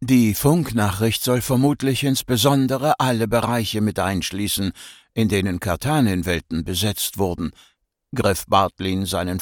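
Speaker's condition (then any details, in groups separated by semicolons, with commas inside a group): No condition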